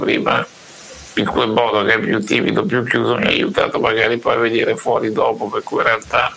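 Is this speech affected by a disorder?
Yes: Duchenne muscular dystrophy; genetic Duchenne muscular dystrophy, diagnosed around age six and a half; uses breathing ventilator, also during daytime; ventilator enables speaking and more autonomous breathing.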